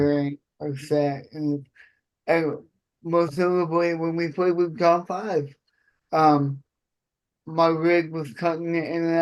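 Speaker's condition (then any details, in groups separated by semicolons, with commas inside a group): Cerebral palsy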